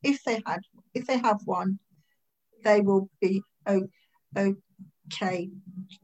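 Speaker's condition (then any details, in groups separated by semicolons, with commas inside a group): Stammer; very bad in 20s, eased around age 42 or 43, speech therapy around age 20; age 57, member of online group Stand Up to Stammering, formerly British Stammering Association; stammer cannot be hidden, hardly stammers when calm, stammers when anxious, avoided talking in 20s; repeated sounds, blocks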